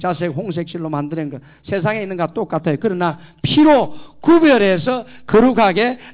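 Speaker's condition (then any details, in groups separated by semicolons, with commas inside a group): No condition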